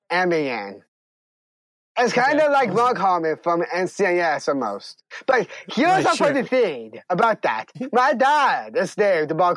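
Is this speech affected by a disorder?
Yes: Down syndrome; congenital.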